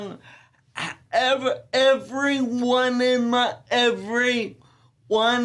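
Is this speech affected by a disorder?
Yes: ataxia telangiectasia.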